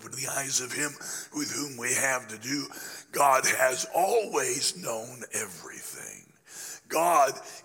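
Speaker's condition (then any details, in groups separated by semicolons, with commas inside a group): Laryngeal cancer after radiation, growth on voice box treated with radiation and chemotherapy; started preaching in a whisper, voice gaining strength, still affected, apologizes for listener discomfort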